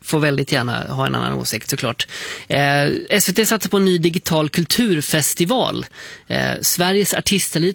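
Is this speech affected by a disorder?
No.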